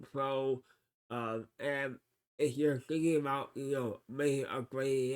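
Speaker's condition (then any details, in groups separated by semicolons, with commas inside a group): Cerebral palsy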